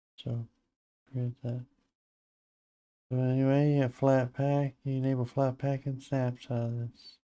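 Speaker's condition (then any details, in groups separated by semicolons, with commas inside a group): Parkinson's disease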